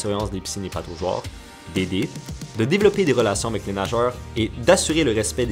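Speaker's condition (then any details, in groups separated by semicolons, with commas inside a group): No condition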